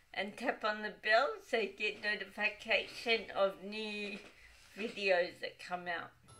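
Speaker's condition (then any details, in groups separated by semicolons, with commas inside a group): Cerebral palsy, dystonic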